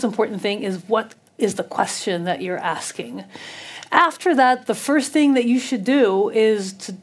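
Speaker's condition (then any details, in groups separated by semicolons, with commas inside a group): No condition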